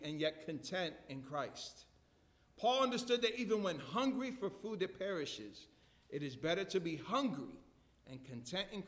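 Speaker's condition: No condition

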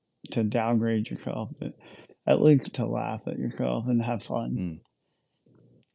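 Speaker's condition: Cleft lip and palate; born in Ukraine

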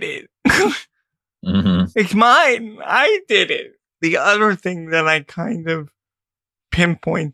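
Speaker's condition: Cerebral palsy; disability school ages 3 to 6

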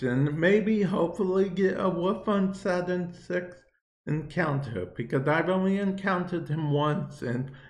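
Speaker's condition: Cerebral palsy; affects speech a bit

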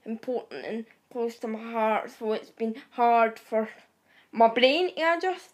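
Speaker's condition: Cerebral palsy; frequent pain and tiredness

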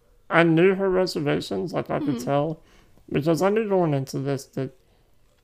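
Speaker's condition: Muscular dystrophy; life expectancy uncertain

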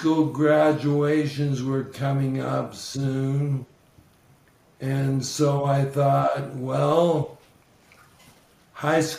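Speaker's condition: ALS; ongoing

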